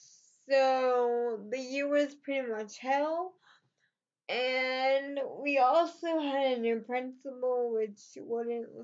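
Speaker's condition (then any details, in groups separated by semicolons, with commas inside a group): Cerebral palsy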